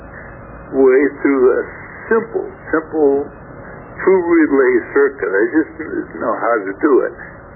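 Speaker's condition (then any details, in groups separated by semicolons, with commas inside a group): Stroke affecting throat muscles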